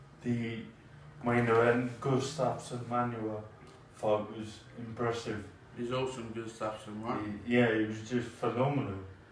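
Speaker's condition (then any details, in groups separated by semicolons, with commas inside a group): Cerebral palsy; from birth, used one crutch; 5 years as wheelchair user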